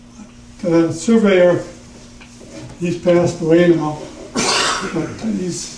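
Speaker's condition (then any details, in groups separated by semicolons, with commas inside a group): Parkinson's; trouble in the throat when speaking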